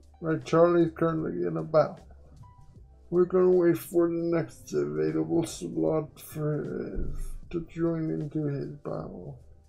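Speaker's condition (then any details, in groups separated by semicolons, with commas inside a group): Quadriplegic cerebral palsy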